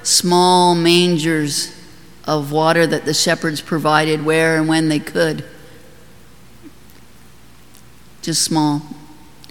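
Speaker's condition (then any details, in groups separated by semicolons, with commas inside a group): No condition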